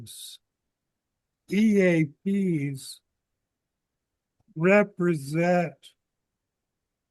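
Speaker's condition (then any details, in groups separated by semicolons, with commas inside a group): ALS; seventh year of disease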